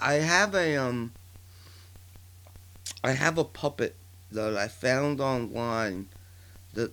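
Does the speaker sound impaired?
Yes: partial glossectomy for tongue cancer; stage 3, 40% of right side of tongue removed, tracheotomy, neck lymph node spread, recurrence.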